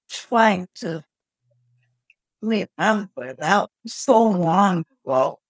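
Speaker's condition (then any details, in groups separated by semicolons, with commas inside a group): Cerebral palsy; born premature at about 3 pounds, wheelchair user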